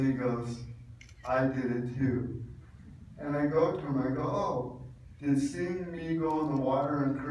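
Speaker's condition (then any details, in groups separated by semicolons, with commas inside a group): Cerebral palsy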